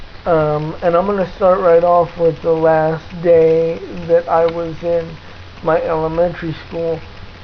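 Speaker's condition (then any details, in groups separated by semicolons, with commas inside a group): Cerebral palsy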